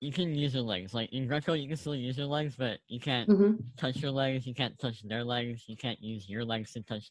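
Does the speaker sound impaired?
Yes: cleft lip, unilateral.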